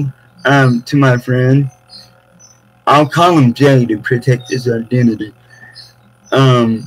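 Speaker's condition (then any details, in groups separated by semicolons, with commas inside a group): Cerebral palsy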